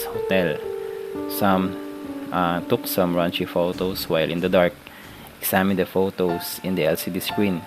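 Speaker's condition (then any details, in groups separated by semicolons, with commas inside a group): No condition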